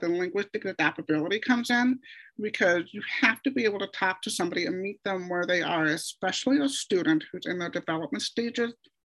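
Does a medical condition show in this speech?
Yes: deafness; hard of hearing to deaf, father also deaf, reads lips very well, does not sign; voice difference often taken for foreign accent or sinus infection, once passed off as retainer.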